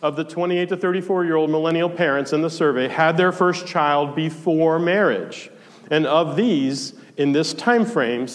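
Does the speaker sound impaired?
No.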